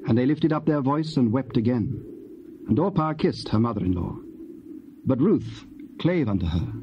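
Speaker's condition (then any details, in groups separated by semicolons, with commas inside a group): No condition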